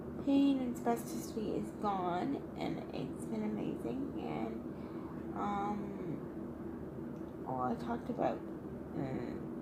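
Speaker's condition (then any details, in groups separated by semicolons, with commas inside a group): Cerebral palsy, triplegia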